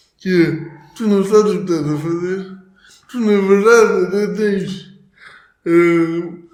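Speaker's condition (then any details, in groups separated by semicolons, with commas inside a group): Cerebral palsy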